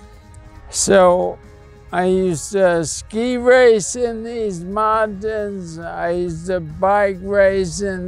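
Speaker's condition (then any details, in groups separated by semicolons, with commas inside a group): Primary lateral sclerosis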